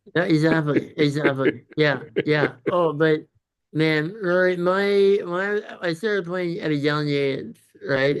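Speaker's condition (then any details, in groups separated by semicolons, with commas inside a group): Congenital muscular dystrophy; chronic physical disability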